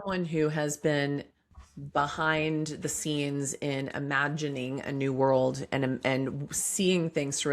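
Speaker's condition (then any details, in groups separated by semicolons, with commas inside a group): No condition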